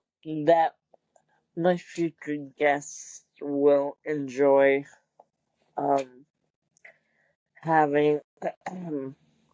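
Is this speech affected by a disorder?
Yes: cerebral palsy; wheelchair user.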